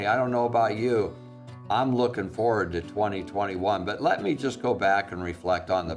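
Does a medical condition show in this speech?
No.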